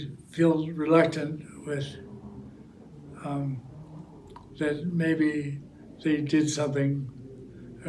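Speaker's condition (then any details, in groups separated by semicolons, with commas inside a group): Parkinson's disease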